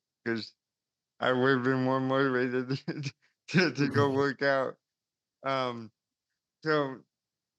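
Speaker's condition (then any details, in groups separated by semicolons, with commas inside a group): Cerebral palsy; since birth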